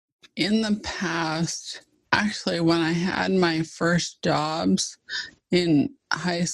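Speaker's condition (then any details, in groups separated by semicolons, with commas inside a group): ALS (Lou Gehrig's disease); fast progressing form; almost bedbound, uses wheelchair; voice wonky, full voice earlier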